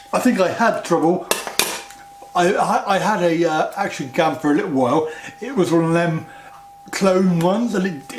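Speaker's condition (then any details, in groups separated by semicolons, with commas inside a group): Cerebral palsy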